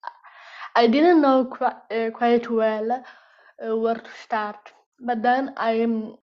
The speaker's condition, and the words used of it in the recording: Stuttering. Myself i found my voice on a on a metaphorical and physical way because I am I am a stutterer and um, so for me it has been like double difficult